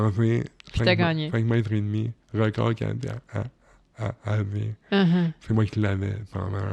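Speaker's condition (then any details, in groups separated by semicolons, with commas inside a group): Cerebral palsy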